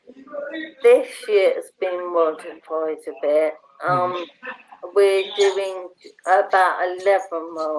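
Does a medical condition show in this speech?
Yes: motor neurone disease; bulbar onset.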